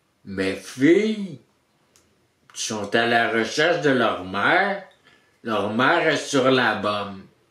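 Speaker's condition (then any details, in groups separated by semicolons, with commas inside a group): Traumatic brain injury; surgery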